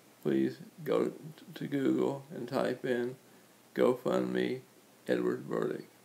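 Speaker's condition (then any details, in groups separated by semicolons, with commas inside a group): Cerebral palsy; uses wheelchair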